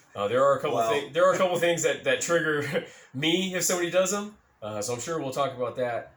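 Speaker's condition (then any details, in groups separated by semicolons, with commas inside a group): No condition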